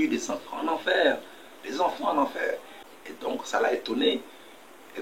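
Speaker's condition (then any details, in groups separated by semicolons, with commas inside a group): No condition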